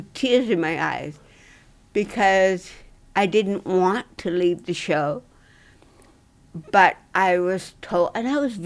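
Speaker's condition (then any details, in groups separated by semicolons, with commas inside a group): Dystonia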